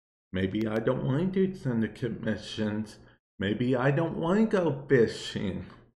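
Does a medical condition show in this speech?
Yes: cerebral palsy; affects balance and hand-eye coordination.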